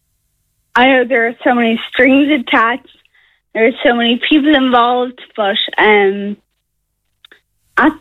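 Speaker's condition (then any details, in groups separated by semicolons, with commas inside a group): Friedreich's ataxia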